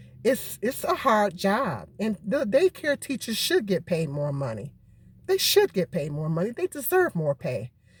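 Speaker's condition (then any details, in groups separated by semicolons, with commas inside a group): No condition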